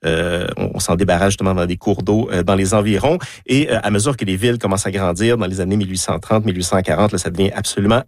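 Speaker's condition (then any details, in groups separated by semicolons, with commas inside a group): No condition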